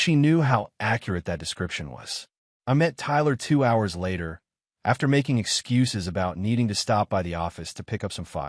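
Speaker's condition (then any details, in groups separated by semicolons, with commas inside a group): No condition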